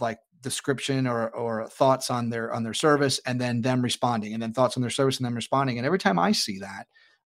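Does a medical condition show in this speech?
No.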